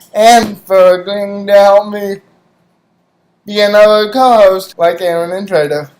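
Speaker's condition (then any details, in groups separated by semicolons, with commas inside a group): Cerebral palsy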